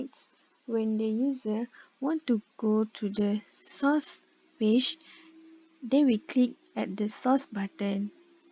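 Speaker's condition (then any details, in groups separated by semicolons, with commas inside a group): No condition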